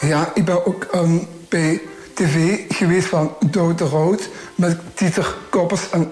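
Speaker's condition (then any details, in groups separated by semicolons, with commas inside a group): Down syndrome; trisomy 21, chromosomal, three copies of chromosome 21 instead of two; speaks well, can read, write and send messages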